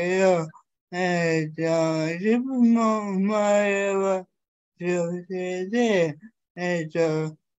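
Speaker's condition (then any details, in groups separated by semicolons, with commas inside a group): Cerebral palsy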